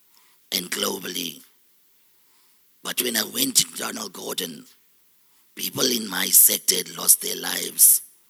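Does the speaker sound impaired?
Yes: total laryngectomy; total laryngectomy for very rare deep laryngeal cancer, first in South Africa, breathes through neck; relearned speech, formerly artificial robotic voice like Stephen Hawking, speaking about 18 months, self-described sexy voice.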